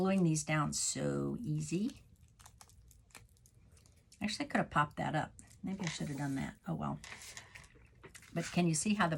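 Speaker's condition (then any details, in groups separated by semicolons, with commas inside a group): No condition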